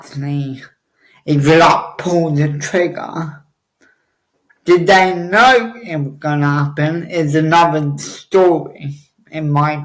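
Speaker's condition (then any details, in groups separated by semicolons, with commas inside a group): Cerebral palsy; wheelchair user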